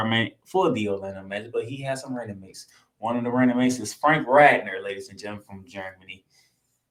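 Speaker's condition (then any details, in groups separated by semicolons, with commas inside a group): No condition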